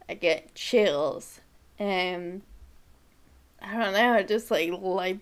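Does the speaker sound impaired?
Yes: Friedreich's ataxia; diagnosed at age 8, spinal fusion at 17, wheelchair user, legs do not work, rapid side-to-side eye movements; spits when talking or laughing.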